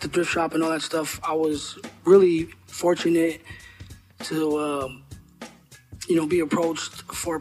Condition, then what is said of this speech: Stuttering. Like, naturally, I talk with a stutter, bro.